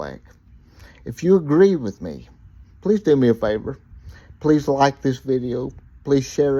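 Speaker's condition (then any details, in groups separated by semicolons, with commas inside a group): Cerebral palsy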